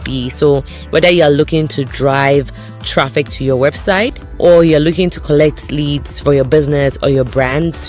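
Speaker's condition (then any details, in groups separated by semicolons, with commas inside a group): No condition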